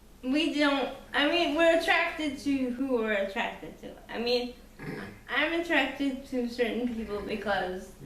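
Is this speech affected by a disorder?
Yes: cerebral palsy.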